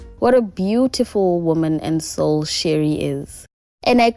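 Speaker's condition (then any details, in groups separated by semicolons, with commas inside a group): No condition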